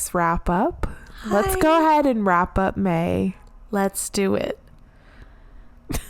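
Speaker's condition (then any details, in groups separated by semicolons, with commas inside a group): No condition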